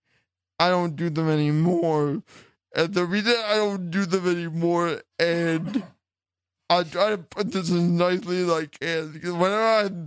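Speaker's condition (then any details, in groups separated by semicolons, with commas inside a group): Cerebral palsy; since childhood, wheelchair user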